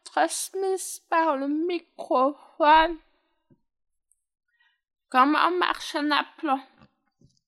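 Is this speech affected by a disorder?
Yes: hearing impairment; right ear hearing loss, hearing aids, implant surgery, orthophoniste listening training, second operation for failed electrode; hard of hearing, wears hearing device, upper and lower limb motor disability, unstable walking, uses walker.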